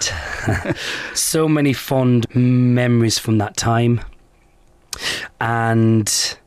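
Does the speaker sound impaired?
Yes: speech issues, stumbling; long-standing, much-publicised speech issues; constant ongoing practice on speech; speech fluctuates up and down, depends on practice, stumbles when complacent or not practising; here prolonged sounds.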